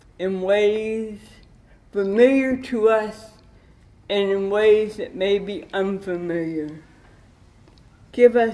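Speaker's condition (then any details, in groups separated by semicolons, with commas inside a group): Cerebral palsy with dystonia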